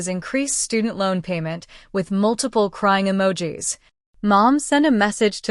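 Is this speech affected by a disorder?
No.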